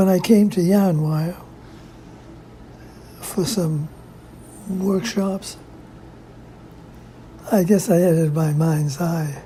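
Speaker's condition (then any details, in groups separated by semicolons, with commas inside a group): Parkinson's disease; lost voice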